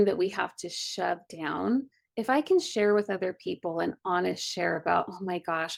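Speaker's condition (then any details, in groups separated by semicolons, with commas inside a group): No condition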